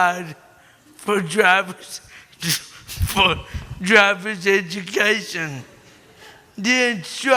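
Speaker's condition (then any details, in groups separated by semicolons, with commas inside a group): Cerebral palsy; born premature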